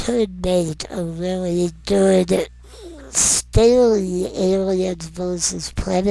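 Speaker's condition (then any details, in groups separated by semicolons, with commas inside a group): Non-progressive muscular dystrophy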